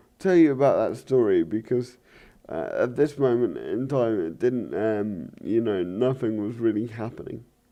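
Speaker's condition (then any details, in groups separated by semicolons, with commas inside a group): Cerebral palsy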